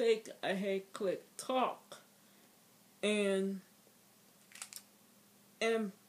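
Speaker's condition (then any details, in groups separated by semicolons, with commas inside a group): Speech impairment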